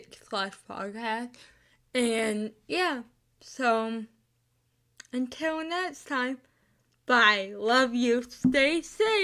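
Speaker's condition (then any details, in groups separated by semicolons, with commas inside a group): Spastic cerebral palsy, mixed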